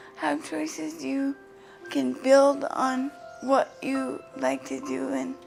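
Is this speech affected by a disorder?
Yes: cerebral palsy; present from birth.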